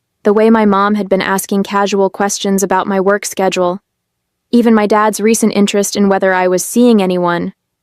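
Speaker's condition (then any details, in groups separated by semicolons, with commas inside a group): No condition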